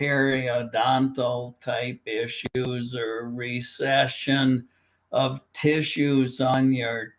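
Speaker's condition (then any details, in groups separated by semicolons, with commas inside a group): Primary lateral sclerosis, bulbar onset; upper motor neuron bulbar type, first diagnosed as ALS; still fairly independent; oral onset, slurred speech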